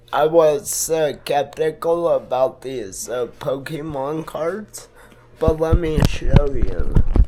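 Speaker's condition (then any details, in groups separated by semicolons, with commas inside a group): Multiple sclerosis; affects hands and left arm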